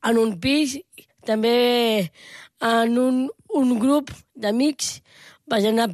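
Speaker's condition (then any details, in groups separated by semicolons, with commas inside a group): Down syndrome; intellectual disability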